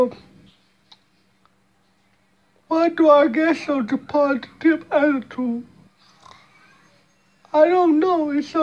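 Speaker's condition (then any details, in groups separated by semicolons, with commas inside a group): Cerebral palsy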